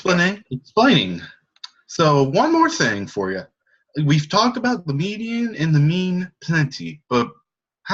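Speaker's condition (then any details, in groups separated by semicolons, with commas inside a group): No condition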